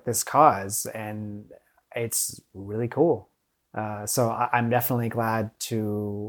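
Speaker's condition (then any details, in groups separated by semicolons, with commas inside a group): Stuttering; since childhood, once severe, could not answer phone, varies, teacher voice from Tokyo teaching controls it; no stuttering in commanding projecting teacher voice, frequent stuttering in normal voice, harder with few listeners; prolonged sounds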